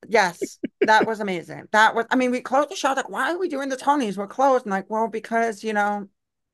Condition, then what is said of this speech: Deafness. I use my voice. I recognize that.